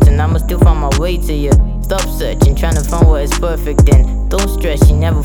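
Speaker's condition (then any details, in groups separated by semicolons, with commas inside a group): No condition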